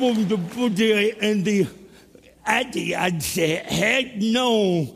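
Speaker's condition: Cerebral palsy; still has cerebral palsy

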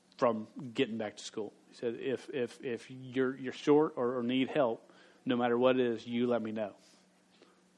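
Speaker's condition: Stuttering; still stutters, speaks in front of crowds despite stutter; blocks, gets stuck on own name and short words like a and and; repeated words

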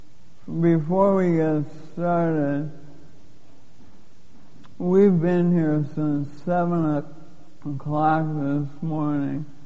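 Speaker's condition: Lou Gehrig's disease; given 3 to 5 years to live

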